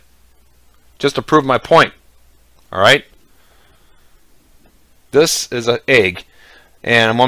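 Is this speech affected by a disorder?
No.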